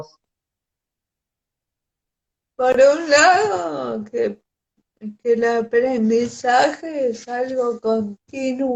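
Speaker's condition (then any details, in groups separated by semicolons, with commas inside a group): Cerebral palsy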